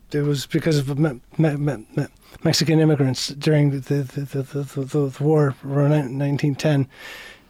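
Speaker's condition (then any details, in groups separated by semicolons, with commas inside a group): Parkinson's disease; Parkinson's disease diagnosed 17 years ago, progressive, affects walking, talking, swallowing and drinking; medication slowed progression to tolerable, trying medical cannabis, high-CBD low-THC pen helped sleep; must think before talking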